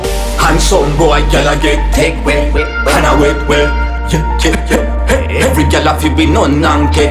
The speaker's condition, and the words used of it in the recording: None; typical speech.